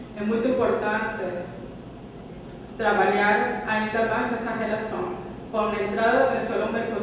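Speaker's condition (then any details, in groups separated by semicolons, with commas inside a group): No condition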